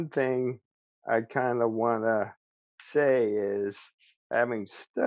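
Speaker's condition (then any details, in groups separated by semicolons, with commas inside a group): ALS; speech still preserved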